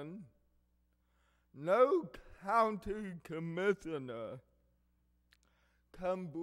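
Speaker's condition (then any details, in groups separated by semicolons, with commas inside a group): Cerebral palsy; speech affected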